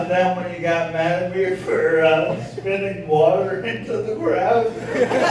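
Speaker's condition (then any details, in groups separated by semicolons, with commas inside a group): ALS; voice sounds impaired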